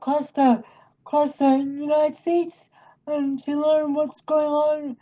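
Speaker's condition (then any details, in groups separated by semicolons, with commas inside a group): Cerebral palsy; from birth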